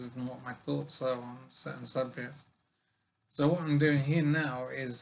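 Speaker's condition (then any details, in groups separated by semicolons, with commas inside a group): Brain injury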